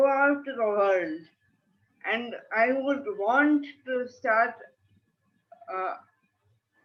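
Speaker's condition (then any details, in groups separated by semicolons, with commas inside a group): Cerebral palsy; brain viral fever, spastic hand; permanent speech problem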